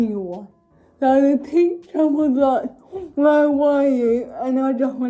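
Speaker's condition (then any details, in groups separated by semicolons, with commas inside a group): Cerebral palsy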